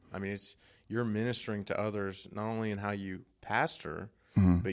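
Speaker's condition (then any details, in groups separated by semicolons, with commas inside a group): No condition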